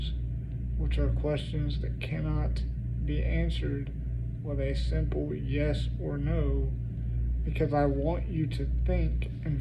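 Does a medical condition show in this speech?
Yes: cerebral palsy; has had speech therapy.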